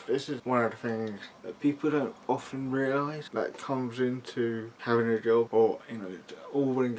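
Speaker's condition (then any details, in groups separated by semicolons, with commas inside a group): Cerebral palsy; mild, affects muscles and speech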